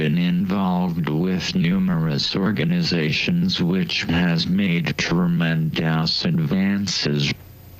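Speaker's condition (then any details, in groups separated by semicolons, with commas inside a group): ALS, speech-generating device; bulbar onset, then rapid loss of limb control; cannot feed self, needs equipment and constant care; slowed, slurred speech as first symptom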